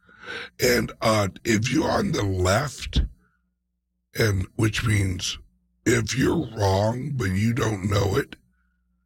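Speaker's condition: Speech impediment, mild

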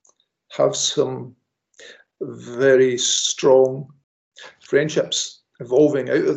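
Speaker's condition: Stammer; restrictive through life until Maguire speech recovery program about 21 years ago; says currently pretty sloppy, not best example of Maguire program; prolonged sounds, blocks

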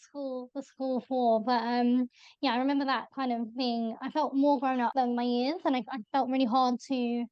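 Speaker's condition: Bilateral cleft lip and palate; congenital

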